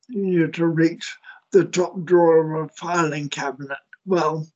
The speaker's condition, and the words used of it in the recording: ALS (motor neuron disease). Particularly if your voice is weak, as mine interject any comment.